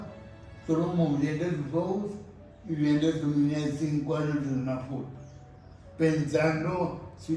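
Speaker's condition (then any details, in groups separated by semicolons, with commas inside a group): Cerebral palsy; difficulty speaking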